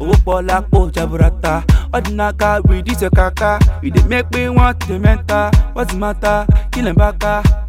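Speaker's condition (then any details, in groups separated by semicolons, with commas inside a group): No condition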